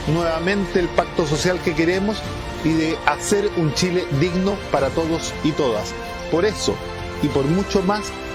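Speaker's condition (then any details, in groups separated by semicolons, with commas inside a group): No condition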